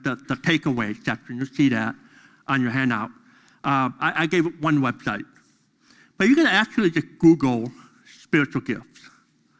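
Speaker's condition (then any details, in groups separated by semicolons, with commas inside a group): Deafness; deaf during school years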